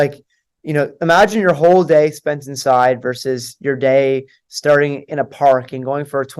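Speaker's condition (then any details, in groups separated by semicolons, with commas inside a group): No condition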